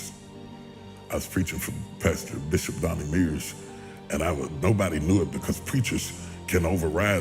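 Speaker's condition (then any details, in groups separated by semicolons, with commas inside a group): No condition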